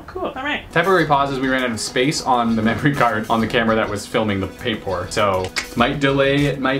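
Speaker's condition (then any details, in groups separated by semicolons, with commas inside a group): No condition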